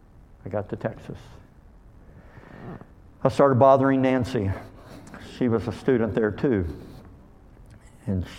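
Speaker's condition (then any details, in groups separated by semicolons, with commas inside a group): Cleft lip and palate; called hair lip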